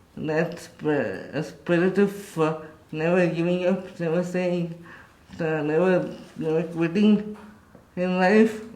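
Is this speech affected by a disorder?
Yes: cerebral palsy.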